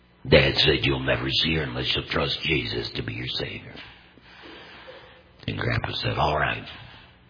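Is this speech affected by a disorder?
Yes: total laryngectomy; complete laryngectomy for larynx cancer, voice prosthesis; speaks through voice prosthesis, may cough while speaking, microphone setup worked out for him; unusual tone of voice, may sound painful to listeners, understandable with careful listening.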